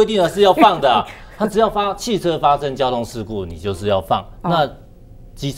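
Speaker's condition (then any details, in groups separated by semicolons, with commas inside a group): No condition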